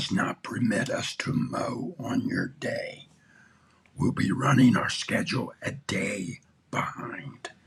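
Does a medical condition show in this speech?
Yes: throat cancer; tracheostomy tube.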